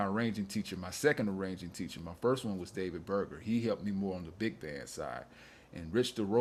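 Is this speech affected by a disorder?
No.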